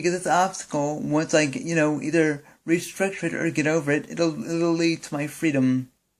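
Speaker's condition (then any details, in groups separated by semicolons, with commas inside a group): Cerebral palsy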